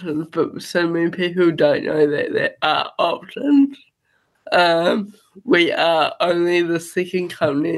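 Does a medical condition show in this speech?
Yes: cerebral palsy; rides trike since age 5 for mobility and independence.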